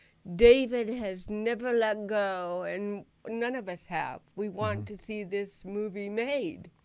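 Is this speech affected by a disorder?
Yes: cerebral palsy; lifelong.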